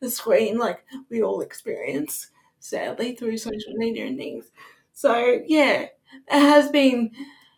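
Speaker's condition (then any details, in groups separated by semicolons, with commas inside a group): Cerebral palsy; wheelchair user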